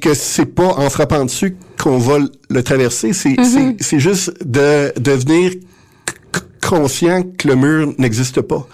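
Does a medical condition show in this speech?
Yes: stuttering; developmental, lifelong, stated genetic basis; often unable to get words out, a wall to cross each time speaking; here repeated sounds, repeated words.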